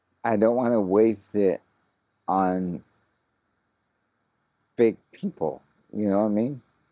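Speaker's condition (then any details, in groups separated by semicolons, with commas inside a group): ALS; progressing; very hard to talk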